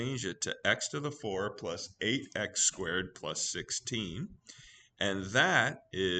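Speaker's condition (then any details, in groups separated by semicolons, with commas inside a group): No condition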